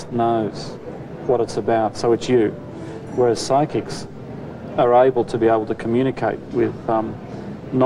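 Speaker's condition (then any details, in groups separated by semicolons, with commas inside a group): No condition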